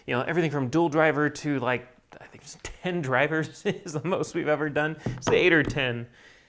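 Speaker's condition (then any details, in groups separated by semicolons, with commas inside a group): No condition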